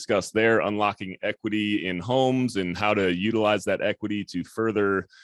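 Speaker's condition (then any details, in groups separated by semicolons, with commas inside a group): No condition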